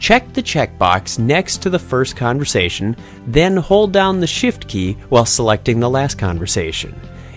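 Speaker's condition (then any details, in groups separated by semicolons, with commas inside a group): No condition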